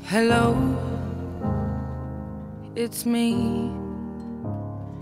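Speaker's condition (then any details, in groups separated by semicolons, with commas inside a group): No condition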